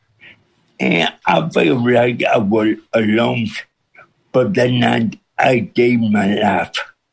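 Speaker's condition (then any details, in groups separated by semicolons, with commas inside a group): Cerebral palsy with speech impediment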